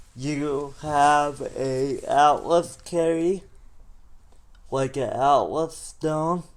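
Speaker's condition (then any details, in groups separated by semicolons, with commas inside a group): Cerebral palsy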